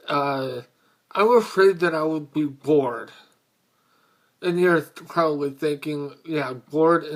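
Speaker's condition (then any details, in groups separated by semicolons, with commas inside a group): Mobius syndrome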